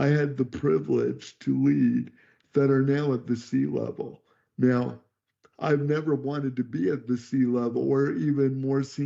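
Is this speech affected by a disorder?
Yes: cerebral palsy; could not talk until age 12.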